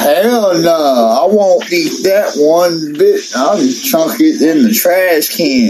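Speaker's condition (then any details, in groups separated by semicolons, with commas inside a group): Speech impediment; impediment clearly noticeable to listeners, speech hard to understand in played voicemail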